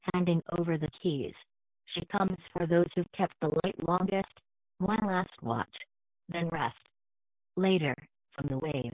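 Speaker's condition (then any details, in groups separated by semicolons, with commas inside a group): No condition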